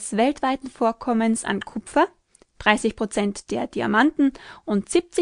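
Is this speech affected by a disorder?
No.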